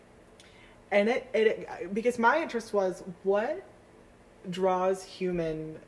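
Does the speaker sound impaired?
No.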